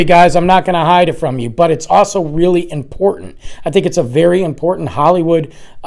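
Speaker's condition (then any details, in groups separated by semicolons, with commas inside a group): No condition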